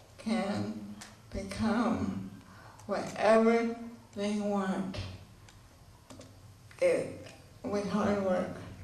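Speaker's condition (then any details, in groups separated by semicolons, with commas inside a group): Cerebral palsy; since birth, unable to run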